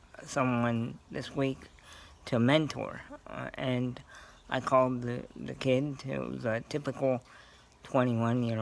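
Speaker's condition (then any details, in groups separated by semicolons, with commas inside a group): Cerebral palsy; scoliosis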